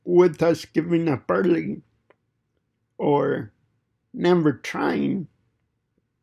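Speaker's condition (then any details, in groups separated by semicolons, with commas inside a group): Cerebral palsy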